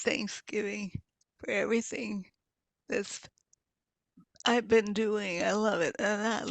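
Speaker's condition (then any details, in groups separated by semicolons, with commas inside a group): Multiple sclerosis; progressive form, quadriplegic, wheelchair user; voice had grown faint, used amplifier, weak breathing muscles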